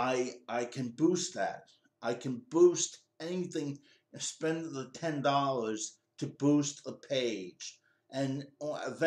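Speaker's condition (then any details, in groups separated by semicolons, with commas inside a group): Cerebral palsy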